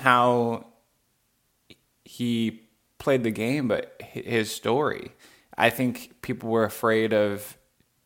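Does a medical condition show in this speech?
Yes: stuttering; lifelong stutter; here blocks.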